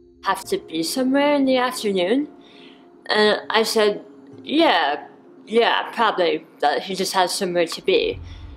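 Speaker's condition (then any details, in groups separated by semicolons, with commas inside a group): Hemi-glossectomy for oral cancer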